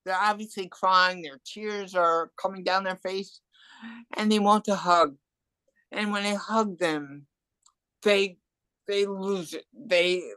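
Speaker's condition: Cerebral palsy and hearing loss; adult

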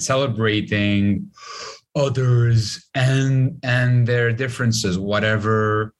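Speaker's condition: Stutter; lifelong stutter, grew up stuttering in Lebanon, avoided speaking almost entirely for over 25 years; learned breathing technique to control stuttering, joined Toastmasters, speaks professionally, stand-up comedy; stutter may sound like internet problems, repeated fillers such as eh; repeated words, prolonged sounds

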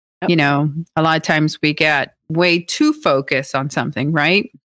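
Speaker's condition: No condition

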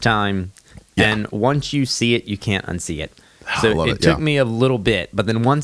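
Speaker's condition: No condition

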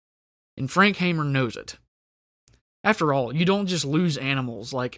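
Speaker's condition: No condition

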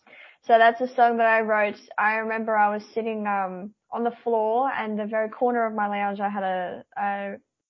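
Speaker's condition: Cleft palate; congenital cleft palate

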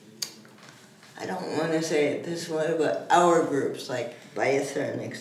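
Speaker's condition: Cerebral palsy; age 12, almost 13, uses wheelchair

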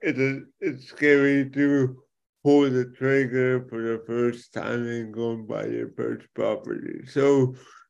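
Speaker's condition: Cerebral palsy; affects speech

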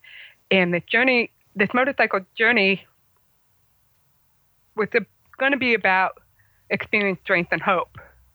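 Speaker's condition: Congenital hearing loss, congenital, about 75% hearing loss; congenital deafness

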